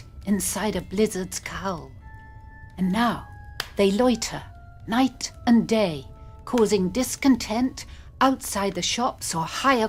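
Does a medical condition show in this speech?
No.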